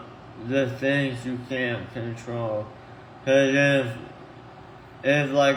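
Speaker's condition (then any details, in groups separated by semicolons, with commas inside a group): Tongue cancer; tongue and neck surgery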